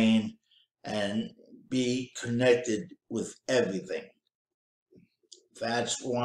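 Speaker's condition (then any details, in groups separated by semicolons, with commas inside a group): Cerebral palsy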